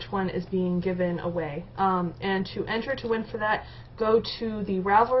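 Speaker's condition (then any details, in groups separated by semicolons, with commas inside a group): No condition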